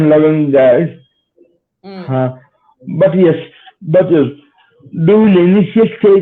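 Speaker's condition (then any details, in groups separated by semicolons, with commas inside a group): Cerebral palsy; spastic type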